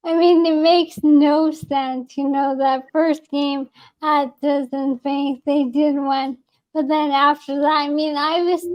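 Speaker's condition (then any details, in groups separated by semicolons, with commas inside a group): ALS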